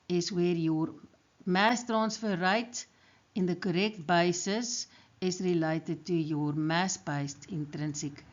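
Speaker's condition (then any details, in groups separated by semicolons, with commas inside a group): No condition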